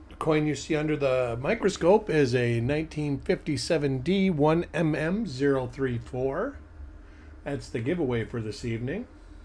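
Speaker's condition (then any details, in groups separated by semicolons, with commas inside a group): No condition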